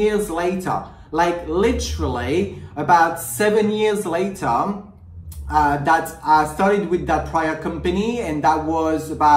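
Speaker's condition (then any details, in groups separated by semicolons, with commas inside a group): No condition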